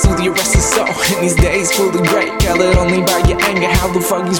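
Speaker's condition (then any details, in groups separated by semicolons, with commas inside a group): No condition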